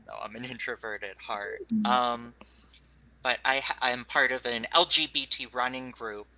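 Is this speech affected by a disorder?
No.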